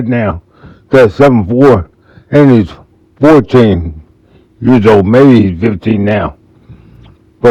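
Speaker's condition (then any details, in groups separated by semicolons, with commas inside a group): Multiple sclerosis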